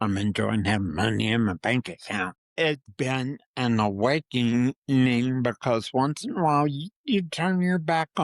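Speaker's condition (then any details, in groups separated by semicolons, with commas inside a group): Parkinson's disease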